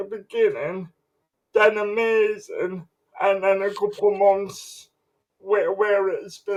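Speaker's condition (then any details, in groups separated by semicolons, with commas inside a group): Cerebral palsy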